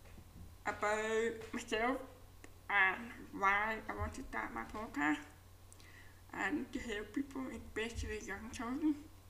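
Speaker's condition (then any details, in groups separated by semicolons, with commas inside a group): Profound deafness; present since birth, struggled with hearing before implant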